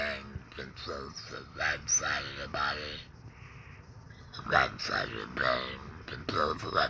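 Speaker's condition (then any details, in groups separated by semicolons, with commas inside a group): Laryngectomy; tongue cancer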